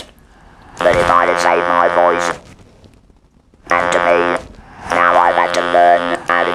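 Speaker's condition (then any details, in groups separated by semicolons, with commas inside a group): Laryngeal cancer with laryngectomy; chemotherapy, radiotherapy, repeated surgery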